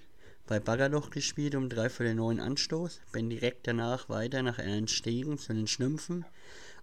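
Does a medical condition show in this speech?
Yes: cleft palate; cleft palate present since childhood, speech impediment; listeners messaged that he cannot be understood, mimicked and mocked when reading aloud at school.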